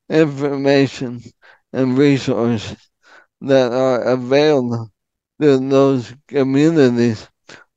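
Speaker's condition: ALS; speaks in full sentences

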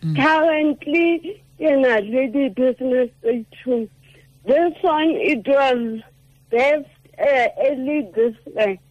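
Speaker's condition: Cerebral palsy; affects speech

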